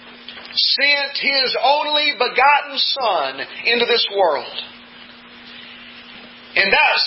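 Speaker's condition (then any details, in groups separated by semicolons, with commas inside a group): No condition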